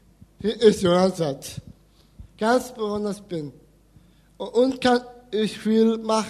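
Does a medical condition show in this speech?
Yes: Down syndrome; congenital, lifelong, known after birth; adult, heard in recorded reading clip.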